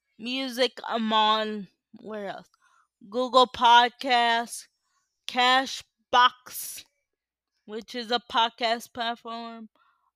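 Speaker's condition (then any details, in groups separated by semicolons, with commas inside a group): Cerebral palsy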